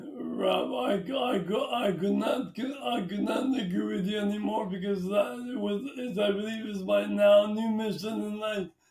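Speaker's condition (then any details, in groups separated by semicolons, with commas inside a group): Traumatic brain injury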